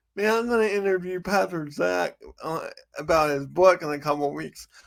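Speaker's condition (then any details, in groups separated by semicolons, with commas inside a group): Cerebral palsy; from birth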